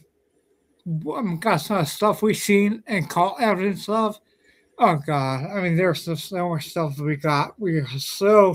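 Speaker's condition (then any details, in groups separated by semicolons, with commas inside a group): Ataxia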